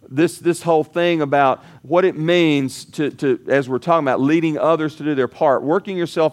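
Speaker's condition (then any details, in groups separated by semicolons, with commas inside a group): No condition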